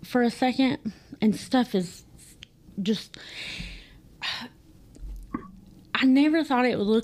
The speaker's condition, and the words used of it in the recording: Stuttering. Parts of this story was very hard for her to tell and some tears were shed.